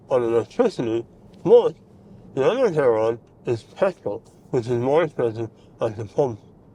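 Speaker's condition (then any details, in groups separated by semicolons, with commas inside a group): Mouth cancer surgery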